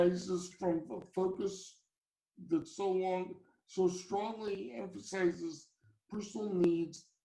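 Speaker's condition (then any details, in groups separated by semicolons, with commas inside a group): Cerebral palsy; from birth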